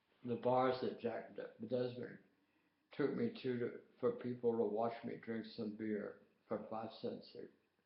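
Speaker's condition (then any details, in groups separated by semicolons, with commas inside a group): Tongue cancer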